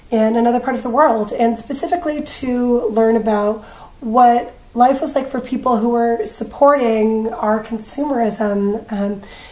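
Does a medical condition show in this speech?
No.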